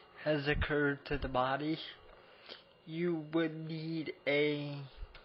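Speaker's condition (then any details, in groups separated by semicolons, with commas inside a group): Cerebral palsy; abnormal voice, can barely talk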